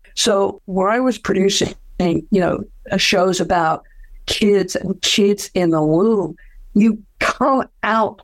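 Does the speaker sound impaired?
Yes: aphasia after strokes; aphasia from two strokes with heart failure at age 45, later heart transplant, implanted defibrillator; about 16 years after onset, past speech therapy; once could not speak, relearned English and intonation, long monotone, pitch now varies.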